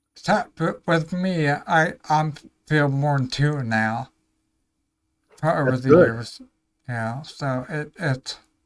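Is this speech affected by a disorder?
Yes: ataxia; may slur speech, may sound drunk.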